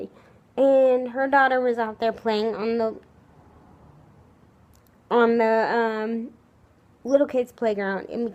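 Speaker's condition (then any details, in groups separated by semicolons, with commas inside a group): Cerebral palsy, spastic, severe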